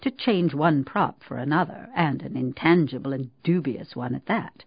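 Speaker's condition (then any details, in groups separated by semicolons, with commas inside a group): No condition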